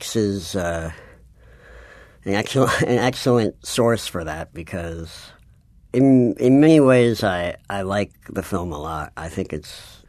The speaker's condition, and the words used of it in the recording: Cleft palate. I mean, I have a cleft palate, and maybe this is obvious if you could hear it in my voice